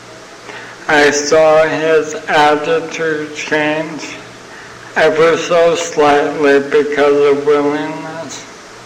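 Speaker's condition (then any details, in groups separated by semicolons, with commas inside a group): ALS (Lou Gehrig's disease); young onset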